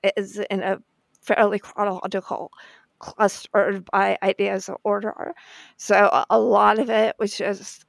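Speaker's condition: Spasmodic dysphonia; shaky

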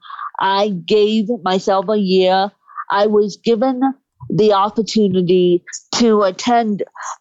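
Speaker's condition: Cerebral palsy; aims to stop assistive devices

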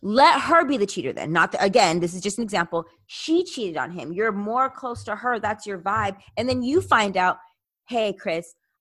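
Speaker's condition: No condition

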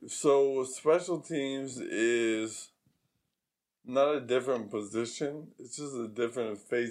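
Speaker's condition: ALS

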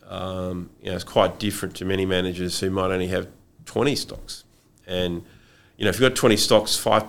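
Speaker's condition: No condition

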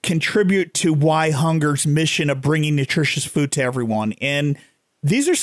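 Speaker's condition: No condition

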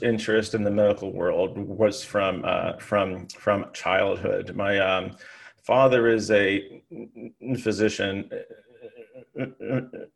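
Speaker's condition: Stuttering; stutter since birth, many rounds of therapy, practices speech technique and self-image work; stutter persists, better some days, varies with focus and tiredness; obvious stutter, cannot be hidden, needs full mental focus on speaking, physically exhausting, harder with distractions; repeated words

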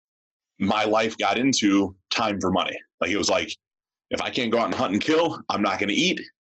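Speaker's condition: No condition

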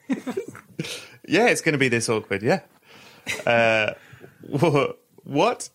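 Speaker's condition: No condition

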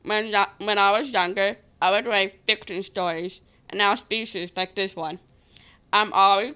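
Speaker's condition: Down syndrome; tries again speaking clearer and louder

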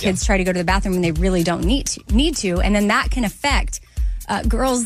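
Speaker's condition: No condition

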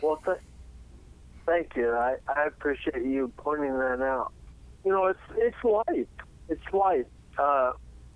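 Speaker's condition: Cerebellar ataxia; diagnosed about 12 years ago, cerebellum two thirds missing on MRI, tested for hereditary Friedreich's form, dad's-side family history, cause unknown

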